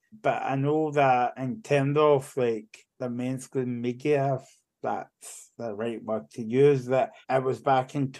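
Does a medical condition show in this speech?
Yes: cerebral palsy; childhood speech hard for others to understand, speech therapy at school, learned to talk.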